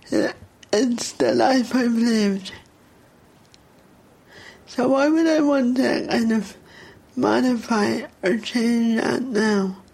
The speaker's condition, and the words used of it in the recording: Cerebral palsy. But then when you do make contact with them, it's very hard for you to make yourself understood.